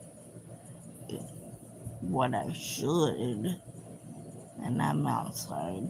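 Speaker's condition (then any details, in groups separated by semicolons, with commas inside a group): Cerebral palsy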